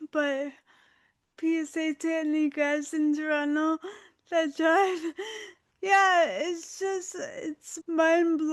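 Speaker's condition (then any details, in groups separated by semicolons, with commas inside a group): Autoimmune disease, spinal cord injury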